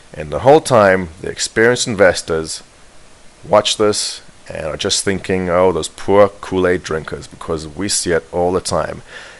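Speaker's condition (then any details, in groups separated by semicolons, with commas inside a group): No condition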